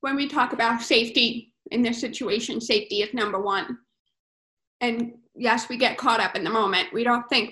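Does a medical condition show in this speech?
Yes: profound hearing loss, congenital; profound hearing loss from birth, cochlear implant at age 3, hearing assistive technology, limited basic sign language; uses own voice, pins speaker next to interpreter in video calls; developed speech and listening skills after implant, became more independent in listening and speech.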